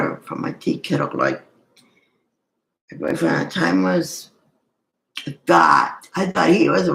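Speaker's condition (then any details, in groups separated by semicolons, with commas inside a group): Cerebral palsy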